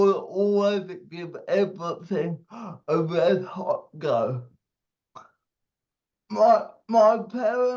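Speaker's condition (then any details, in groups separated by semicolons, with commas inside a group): Cerebral palsy; fine motor skills severely limited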